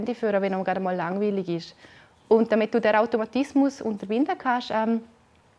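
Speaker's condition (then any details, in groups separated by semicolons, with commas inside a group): No condition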